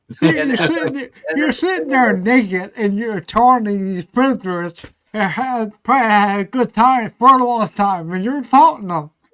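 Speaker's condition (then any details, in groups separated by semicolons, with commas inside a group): Ataxia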